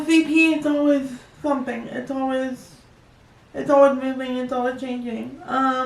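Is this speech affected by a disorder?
Yes: cerebral palsy.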